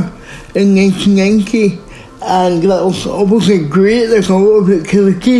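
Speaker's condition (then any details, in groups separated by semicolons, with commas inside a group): Speech impairment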